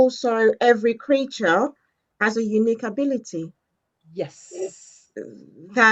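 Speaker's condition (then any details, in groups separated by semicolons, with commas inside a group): No condition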